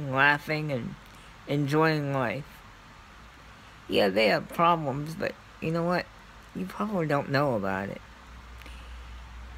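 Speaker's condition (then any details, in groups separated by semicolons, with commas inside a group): Cerebral palsy; scoliosis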